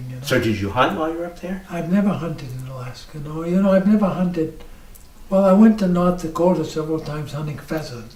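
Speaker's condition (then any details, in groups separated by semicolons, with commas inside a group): ALS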